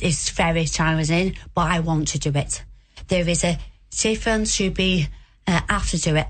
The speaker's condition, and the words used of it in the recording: Aphasia. I have a aphasia, that's why, yes?